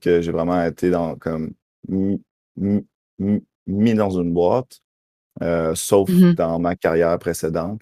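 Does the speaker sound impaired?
Yes: stuttering; attributed to brain-vocal cord miscommunication, spoke little ages 6-12, hidden until 28, three therapies; age 29, openly stuttering, no longer hideable for 1-2 years, in therapy 2-3 years; vocal cords cut out involuntarily, word repetitions, talks a lot, may go unnoticed by listeners; here repeated sounds, blocks.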